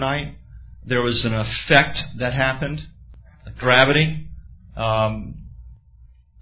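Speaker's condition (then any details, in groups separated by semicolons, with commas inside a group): No condition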